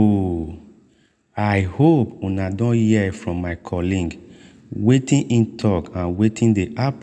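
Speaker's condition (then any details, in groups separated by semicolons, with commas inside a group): No condition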